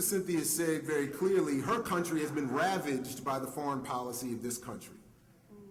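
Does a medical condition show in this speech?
No.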